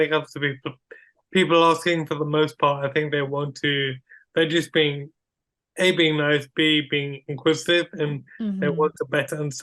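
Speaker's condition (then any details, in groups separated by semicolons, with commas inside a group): Cerebral palsy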